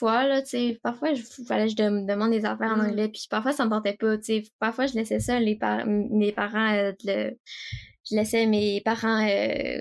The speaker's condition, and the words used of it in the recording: Stuttering. J'ai un bégaiement, puis tu sais, c'est pour ça peut-être que je vais accrocher